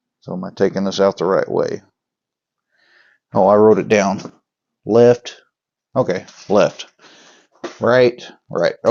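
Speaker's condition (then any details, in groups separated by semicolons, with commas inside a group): No condition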